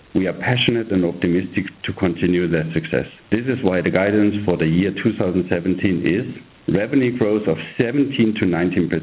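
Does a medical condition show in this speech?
No.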